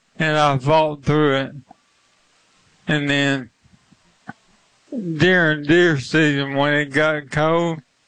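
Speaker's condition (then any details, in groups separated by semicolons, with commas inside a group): ALS; limb-onset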